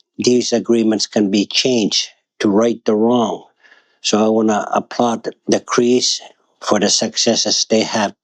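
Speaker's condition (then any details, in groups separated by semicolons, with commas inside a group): No condition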